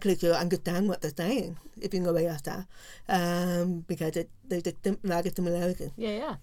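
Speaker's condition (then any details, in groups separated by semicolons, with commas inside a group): Profound deafness; no cochlear implant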